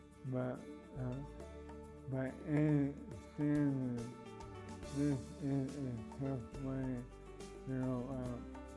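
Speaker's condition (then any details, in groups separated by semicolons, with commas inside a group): ALS (Lou Gehrig's disease); ALS, neurodegenerative, throwing arm useless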